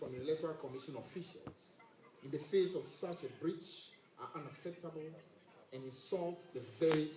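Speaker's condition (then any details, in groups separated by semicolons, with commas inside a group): No condition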